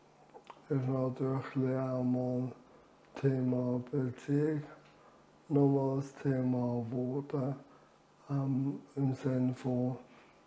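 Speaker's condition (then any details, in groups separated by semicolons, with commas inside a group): ALS; reduced air makes talking effortful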